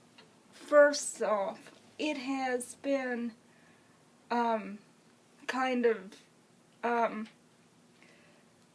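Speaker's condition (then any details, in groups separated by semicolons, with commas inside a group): Cerebral palsy; congenital, uses wheelchair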